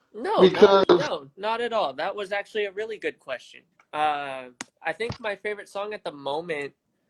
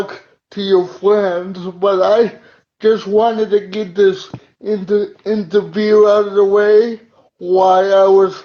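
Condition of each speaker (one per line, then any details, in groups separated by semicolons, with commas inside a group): No condition
Cerebral palsy; uses wheelchair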